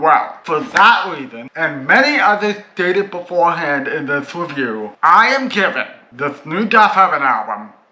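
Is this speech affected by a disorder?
Yes: cerebral palsy.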